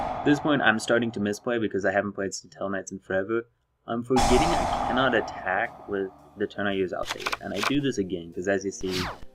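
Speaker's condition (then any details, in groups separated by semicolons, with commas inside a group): No condition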